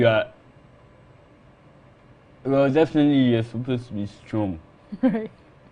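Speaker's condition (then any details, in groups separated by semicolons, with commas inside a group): Cerebral palsy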